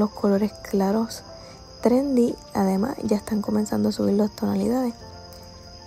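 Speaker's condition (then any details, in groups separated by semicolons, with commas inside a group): No condition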